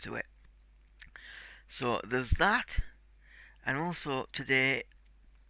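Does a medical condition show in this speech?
Yes: cerebral palsy; tight muscles.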